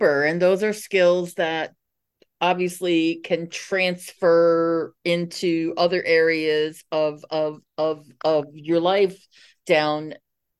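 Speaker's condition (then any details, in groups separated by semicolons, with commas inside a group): Stuttering; hidden for more than 35 years; formerly avoided speaking situations, speechless at first self-help group meeting, said name and stutter by fourth or fifth; repeated words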